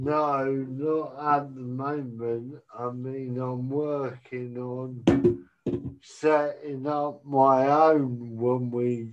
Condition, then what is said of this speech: Cerebral palsy. I'm like, well, does the government think I am learning difficulties because I talk funny?